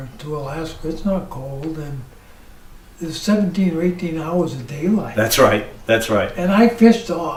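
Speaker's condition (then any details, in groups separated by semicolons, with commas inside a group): ALS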